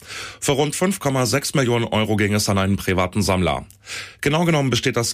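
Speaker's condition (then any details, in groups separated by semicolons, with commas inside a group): No condition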